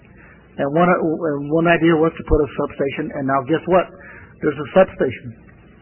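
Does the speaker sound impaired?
No.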